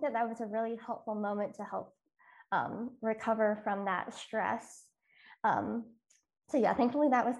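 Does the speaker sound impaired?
Yes: cleft lip and palate; congenital cleft lip and palate, multiple surgeries on face and mouth.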